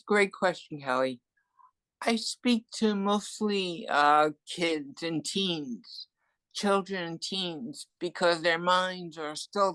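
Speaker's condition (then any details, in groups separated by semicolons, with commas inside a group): Cerebral palsy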